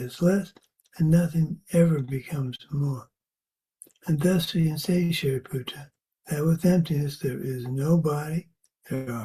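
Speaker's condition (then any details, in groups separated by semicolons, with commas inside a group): Parkinson's; age 73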